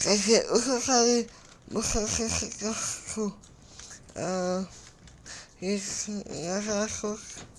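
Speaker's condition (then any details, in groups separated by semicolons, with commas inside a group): Cerebral palsy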